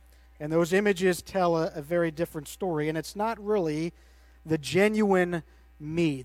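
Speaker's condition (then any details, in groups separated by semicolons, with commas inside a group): No condition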